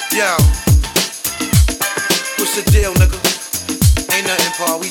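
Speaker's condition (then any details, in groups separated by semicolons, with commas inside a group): No condition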